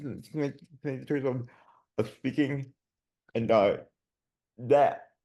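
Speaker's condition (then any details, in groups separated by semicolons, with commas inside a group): Dystonia; childhood onset, involuntary movements and muscle contractions; progressively worsening since childhood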